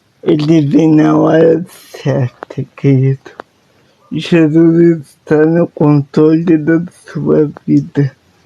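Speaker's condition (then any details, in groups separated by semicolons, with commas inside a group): Paralysis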